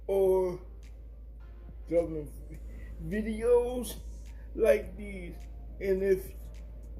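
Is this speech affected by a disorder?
Yes: cerebral palsy.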